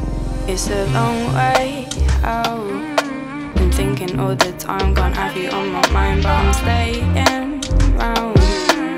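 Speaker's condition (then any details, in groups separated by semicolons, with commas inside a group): No condition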